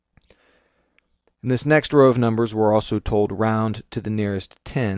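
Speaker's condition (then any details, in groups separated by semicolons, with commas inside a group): No condition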